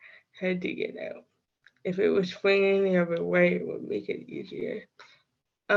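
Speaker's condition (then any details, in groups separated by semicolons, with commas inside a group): Cerebral palsy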